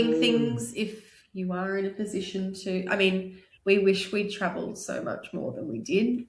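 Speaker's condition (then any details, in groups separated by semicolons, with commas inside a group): No condition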